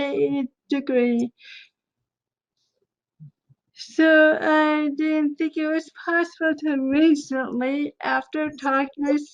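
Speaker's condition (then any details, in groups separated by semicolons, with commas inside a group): Cerebral palsy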